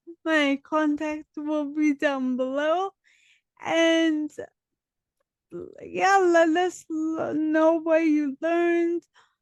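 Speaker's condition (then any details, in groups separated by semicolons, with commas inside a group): Dystonia; diagnosed age 10, now 33, on medication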